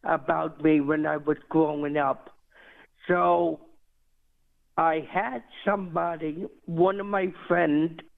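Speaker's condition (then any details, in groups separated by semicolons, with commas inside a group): Cerebral palsy; climbs stairs to top of Empire State Building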